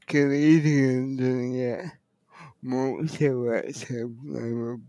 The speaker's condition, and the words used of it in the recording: Cerebral palsy. So I think they understanding me, and then I would get a comment back, well, we noticed that not everyone laughs.